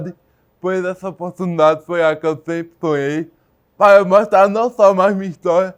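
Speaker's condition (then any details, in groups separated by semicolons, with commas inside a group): Cerebral palsy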